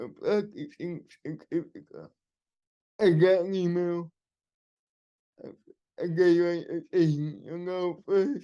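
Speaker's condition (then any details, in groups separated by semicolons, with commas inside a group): Cerebral palsy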